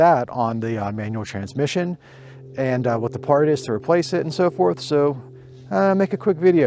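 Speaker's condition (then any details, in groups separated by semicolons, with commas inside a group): No condition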